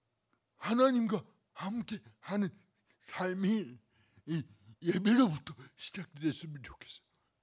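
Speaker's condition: Cerebral palsy; bent body

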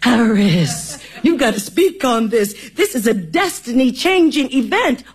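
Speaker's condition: No condition

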